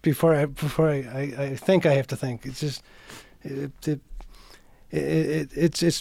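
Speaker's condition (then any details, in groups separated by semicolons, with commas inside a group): Parkinson's disease; diagnosed 17 years ago, progression slowed by medication to tolerable, milder than many patients; stuttering problem, worse at both high and low levodopa levels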